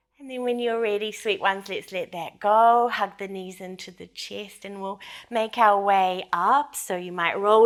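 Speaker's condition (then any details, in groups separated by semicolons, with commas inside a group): No condition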